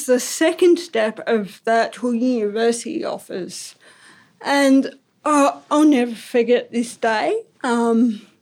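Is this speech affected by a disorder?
Yes: ataxic cerebral palsy; five weeks premature.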